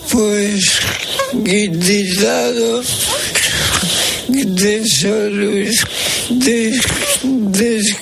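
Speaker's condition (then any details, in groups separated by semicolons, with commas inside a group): ELA (ALS), speech-generating device; ALS diagnosed 13 years ago, first symptoms attributed to herniated discs, diagnosis about six months later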